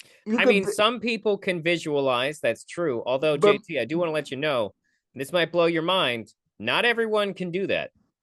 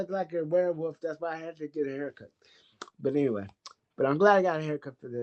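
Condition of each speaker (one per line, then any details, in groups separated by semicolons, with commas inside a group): No condition
Cerebral palsy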